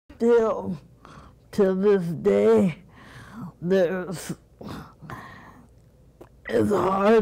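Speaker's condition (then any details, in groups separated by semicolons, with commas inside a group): Cerebral palsy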